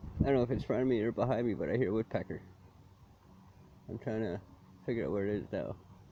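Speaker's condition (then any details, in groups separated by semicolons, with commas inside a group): No condition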